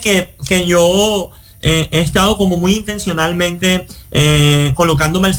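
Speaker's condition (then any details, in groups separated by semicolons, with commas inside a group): Cleft lip and palate; congenital cleft lip and complete cleft palate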